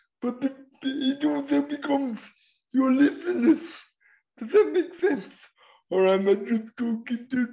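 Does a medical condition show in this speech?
Yes: cerebral palsy; present from birth, uses wheelchair for getting around; voice described as unusual.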